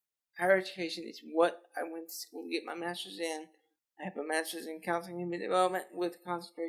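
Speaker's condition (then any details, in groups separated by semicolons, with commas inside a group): Cerebral palsy; lifelong physical disability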